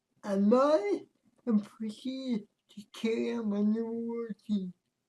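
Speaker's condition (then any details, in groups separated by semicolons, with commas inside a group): Cerebral palsy; speech affected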